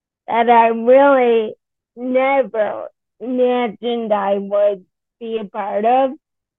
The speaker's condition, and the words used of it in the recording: Ataxia. So it's difficult to tell whether or not my issues with speech, swallowing, and vision are because of FA or MS.